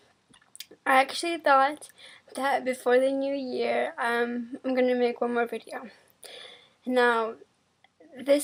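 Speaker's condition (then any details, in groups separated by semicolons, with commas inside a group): Cerebral palsy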